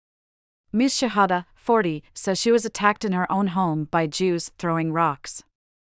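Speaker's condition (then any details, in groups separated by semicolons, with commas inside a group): No condition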